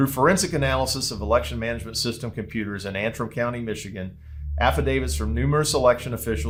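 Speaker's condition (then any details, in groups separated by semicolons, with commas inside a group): No condition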